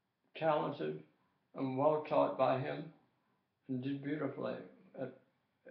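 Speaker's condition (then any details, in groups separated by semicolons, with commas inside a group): Tongue cancer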